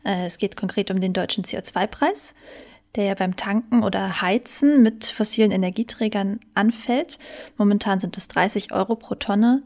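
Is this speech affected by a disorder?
No.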